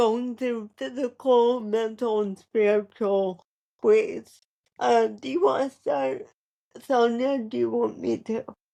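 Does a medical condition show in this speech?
Yes: cerebral palsy; present from birth.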